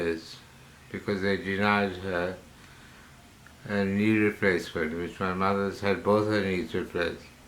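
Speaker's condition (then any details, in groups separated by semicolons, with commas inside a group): Parkinsonism; hypersalivation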